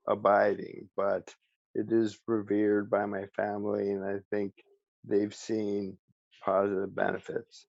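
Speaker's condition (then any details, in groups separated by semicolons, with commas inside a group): ALS; speech still preserved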